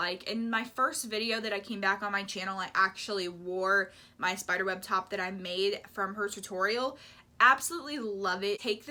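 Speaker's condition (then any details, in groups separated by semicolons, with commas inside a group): No condition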